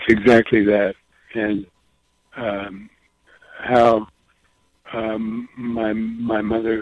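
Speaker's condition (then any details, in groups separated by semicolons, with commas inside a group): Parkinson's disease; confirmed by Parkinson specialists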